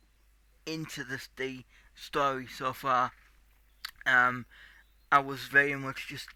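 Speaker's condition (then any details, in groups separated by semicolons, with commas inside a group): Cerebral palsy; tight muscles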